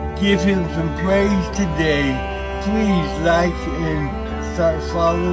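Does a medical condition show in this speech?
Yes: cerebral palsy.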